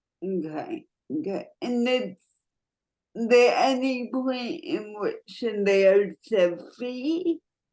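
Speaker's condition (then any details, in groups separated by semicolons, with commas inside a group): Cerebral palsy; noticeably affected speech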